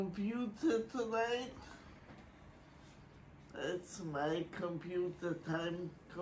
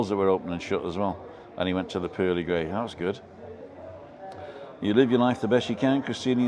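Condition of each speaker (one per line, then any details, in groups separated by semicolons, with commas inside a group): Multiple sclerosis; worsening over 17 years; voice much deeper and slower
No condition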